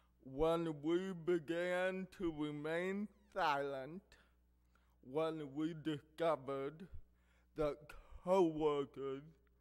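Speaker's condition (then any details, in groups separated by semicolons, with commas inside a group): Cerebral palsy; speech affected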